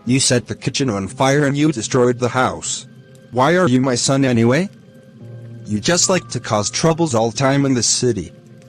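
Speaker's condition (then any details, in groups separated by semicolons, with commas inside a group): No condition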